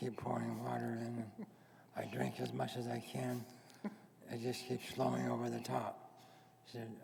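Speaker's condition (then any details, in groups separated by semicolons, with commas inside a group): Head and neck cancer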